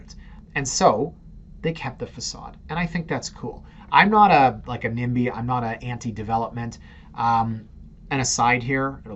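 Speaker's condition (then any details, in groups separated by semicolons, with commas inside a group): No condition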